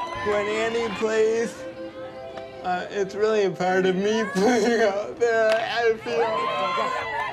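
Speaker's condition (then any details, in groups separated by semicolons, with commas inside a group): Cerebral palsy; unable to speak normally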